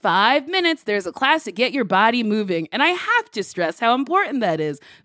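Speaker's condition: No condition

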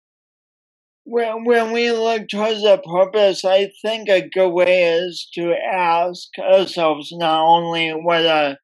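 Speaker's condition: Speech impediment from birth; oxygen loss at birth

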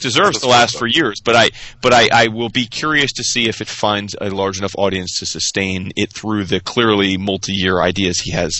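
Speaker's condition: No condition

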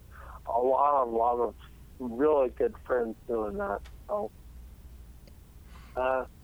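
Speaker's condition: Cerebellar ataxia; degenerative, untreatable, not in wheelchair, no medicine due to drug hypersensitivity, recent lower back MRI, foot numbness, leg neuropathy pain

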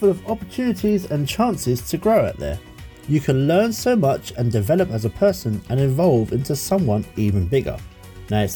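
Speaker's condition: No condition

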